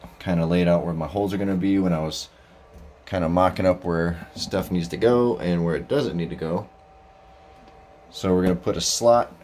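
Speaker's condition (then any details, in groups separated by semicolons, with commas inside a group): No condition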